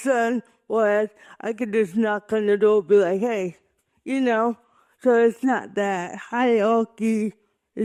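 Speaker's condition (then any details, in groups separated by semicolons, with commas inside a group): Cerebral palsy; with developmental disabilities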